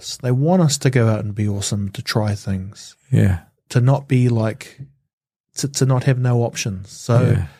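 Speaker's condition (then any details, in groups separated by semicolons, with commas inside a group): No condition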